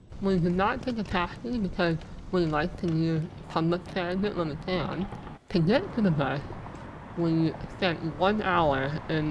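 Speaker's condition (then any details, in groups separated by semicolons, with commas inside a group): Muscular dystrophy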